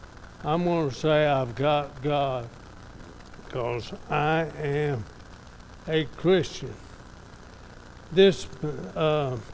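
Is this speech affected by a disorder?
Yes: ALS; somewhat affected, evident today.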